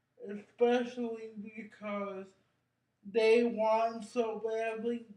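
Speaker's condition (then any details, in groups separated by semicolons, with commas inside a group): Cerebral palsy; brain injury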